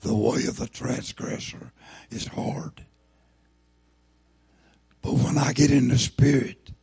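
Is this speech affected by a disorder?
Yes: throat cancer, lost vocal cord; kept trying to preach with no voice.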